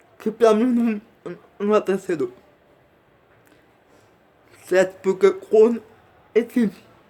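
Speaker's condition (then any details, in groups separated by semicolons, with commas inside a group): Cerebral palsy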